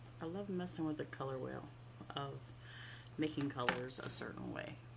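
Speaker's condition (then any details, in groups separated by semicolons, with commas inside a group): No condition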